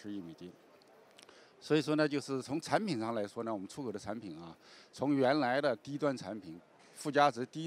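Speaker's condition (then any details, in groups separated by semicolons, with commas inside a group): No condition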